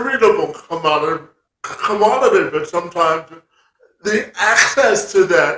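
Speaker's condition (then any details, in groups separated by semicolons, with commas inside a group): Cerebral palsy; from birth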